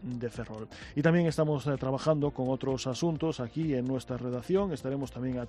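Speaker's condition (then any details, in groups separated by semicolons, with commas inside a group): No condition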